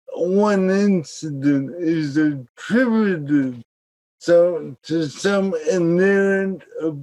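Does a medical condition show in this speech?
Yes: cerebral palsy.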